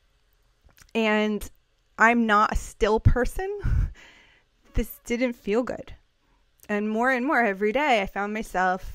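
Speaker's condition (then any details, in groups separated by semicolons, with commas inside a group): No condition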